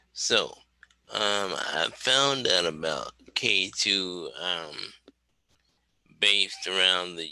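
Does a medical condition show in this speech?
Yes: cerebral palsy; wheelchair user.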